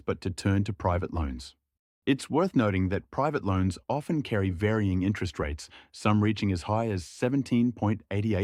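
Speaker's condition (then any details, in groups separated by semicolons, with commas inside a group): No condition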